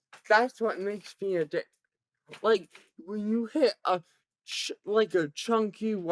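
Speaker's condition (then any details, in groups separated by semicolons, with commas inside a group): Cerebral palsy; present from birth, severe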